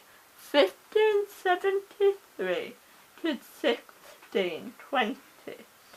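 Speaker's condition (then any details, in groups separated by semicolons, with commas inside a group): Cerebral palsy; oxygen starvation at birth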